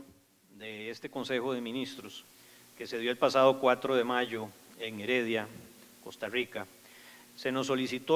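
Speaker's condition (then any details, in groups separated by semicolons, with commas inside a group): No condition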